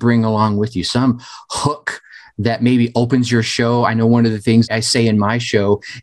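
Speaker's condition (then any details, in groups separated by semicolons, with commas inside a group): No condition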